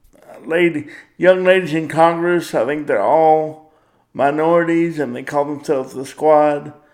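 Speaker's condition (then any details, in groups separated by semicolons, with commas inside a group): Cerebral palsy; power wheelchair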